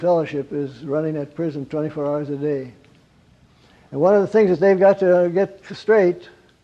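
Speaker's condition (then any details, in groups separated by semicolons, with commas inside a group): Parkinson's; wakes at night, gets up around 3 am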